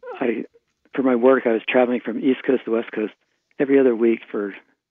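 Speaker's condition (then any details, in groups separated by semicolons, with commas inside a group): Parkinson's disease; right hand tremor at onset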